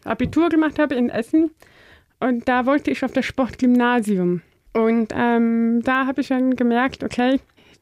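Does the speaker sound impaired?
Yes: deafness; learned speaking as child using balloons, speaks well, better than many deaf people.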